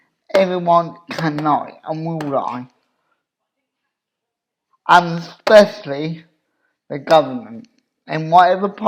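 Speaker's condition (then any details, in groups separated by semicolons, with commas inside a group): Cerebral palsy; wheelchair user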